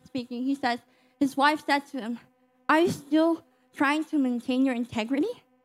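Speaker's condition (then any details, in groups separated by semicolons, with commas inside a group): Cleft lip and palate; congenital cleft lip and palate, 38 surgeries since birth, speech services offered; told from young age would not communicate as properly as others, formerly lacked confidence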